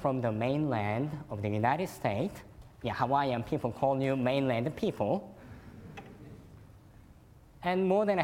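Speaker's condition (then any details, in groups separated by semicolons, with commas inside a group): Cleft lip and palate; fed formula and cow milk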